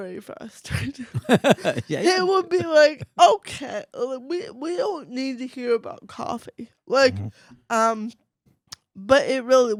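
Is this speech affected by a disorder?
Yes: cerebral palsy, mild; voice affected.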